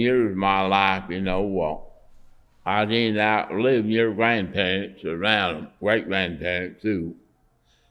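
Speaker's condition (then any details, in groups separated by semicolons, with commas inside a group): Parkinson's; aged 85, still able to draw, paint, write, build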